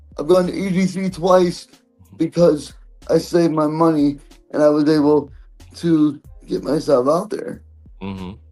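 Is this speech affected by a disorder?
Yes: cerebral palsy; present from birth.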